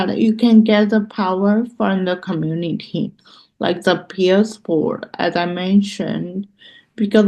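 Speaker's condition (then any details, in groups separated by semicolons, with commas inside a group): Cerebral palsy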